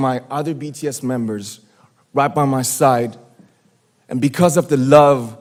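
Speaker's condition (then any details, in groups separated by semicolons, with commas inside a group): No condition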